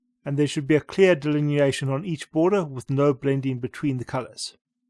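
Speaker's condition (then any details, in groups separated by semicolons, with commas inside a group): No condition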